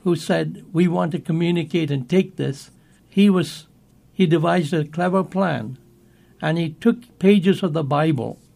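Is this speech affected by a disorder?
No.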